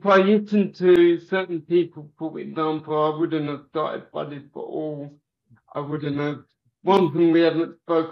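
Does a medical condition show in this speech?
Yes: cerebral palsy.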